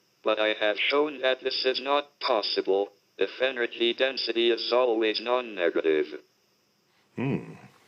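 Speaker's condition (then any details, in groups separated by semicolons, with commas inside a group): Motor neuron disease, speech-generating device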